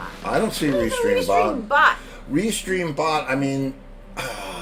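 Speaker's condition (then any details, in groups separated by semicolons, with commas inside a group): No condition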